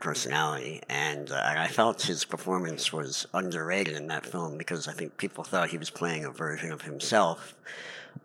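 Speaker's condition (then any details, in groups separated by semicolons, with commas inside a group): Cleft palate; lifelong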